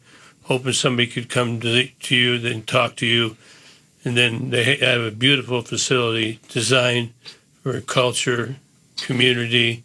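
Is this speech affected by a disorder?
Yes: Parkinson's disease; neurodegenerative disease, posture and gait changes as Diamondbacks manager, neck and shoulder surgeries before diagnosis; about 10 years since diagnosis; once could not speak on live TV, diagnosed 2 days later.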